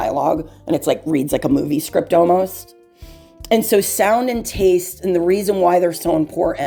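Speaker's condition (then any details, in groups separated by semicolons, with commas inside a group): No condition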